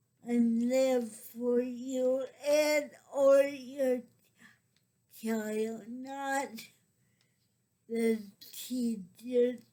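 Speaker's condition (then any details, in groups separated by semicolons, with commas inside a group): Cerebral palsy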